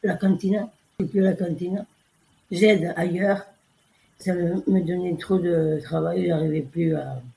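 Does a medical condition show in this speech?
Yes: Down syndrome; congenital.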